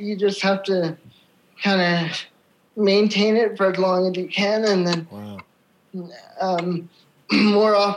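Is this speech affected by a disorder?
Yes: cerebral palsy; from birth, wheelchair user; chronic pain, gradual progression over years, medication for bladder spasms.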